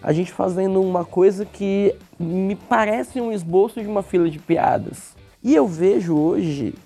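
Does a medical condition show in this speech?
Yes: cleft lip; congenital cleft lip.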